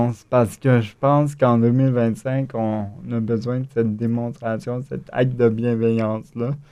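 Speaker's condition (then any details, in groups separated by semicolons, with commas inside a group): Cerebral palsy; acquired, wheelchair user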